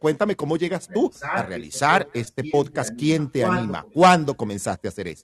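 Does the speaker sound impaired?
No.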